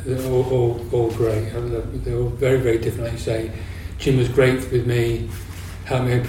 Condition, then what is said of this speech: Parkinson's disease. And it affects things like my speech. So I speak quieter, I mumble a lot, which I never used to do.